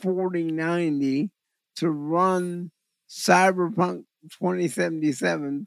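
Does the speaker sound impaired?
Yes: cerebral palsy; visual focusing difficulty.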